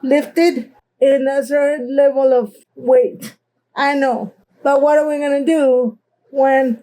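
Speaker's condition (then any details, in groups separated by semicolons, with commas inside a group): Cerebral palsy; present from birth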